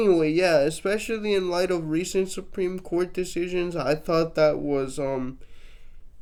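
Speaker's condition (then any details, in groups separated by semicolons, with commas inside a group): Cerebral palsy, mixed, mild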